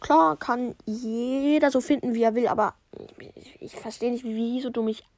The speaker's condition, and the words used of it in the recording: Stuttering. Nee, ich stottere nicht extra, weil, ja, Stottern ist, ist halt bei mir so, seit ich vier Jahre alt, vier Jahre, ja, seit ich